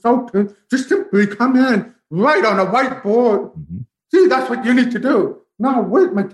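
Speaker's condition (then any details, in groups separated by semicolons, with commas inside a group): Profound deafness; onset about 18 months old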